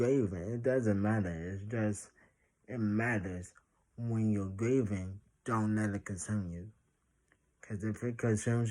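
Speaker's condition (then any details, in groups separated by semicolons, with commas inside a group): Traumatic brain injury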